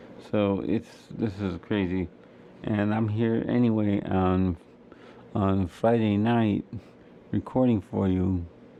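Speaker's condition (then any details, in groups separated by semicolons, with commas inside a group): Cerebral palsy; wheelchair user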